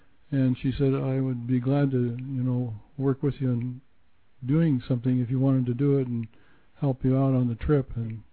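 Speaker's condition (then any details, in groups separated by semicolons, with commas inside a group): Parkinson's; Bowen therapy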